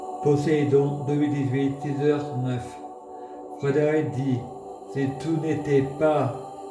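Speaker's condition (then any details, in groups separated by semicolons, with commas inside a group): Multiple sclerosis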